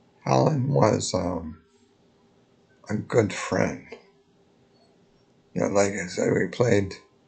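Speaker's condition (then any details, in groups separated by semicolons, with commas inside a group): Multiple sclerosis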